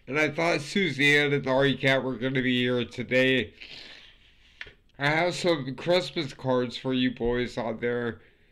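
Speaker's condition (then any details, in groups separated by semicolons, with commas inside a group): Multiple sclerosis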